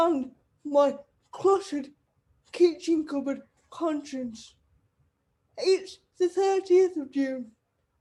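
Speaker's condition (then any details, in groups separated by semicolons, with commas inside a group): Cerebral palsy; wheelchair user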